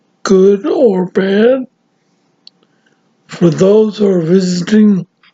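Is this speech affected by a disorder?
Yes: severe traumatic brain injury.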